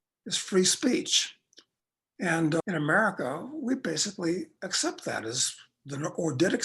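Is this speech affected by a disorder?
No.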